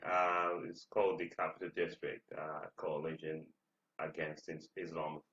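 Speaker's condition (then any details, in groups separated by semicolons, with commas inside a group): No condition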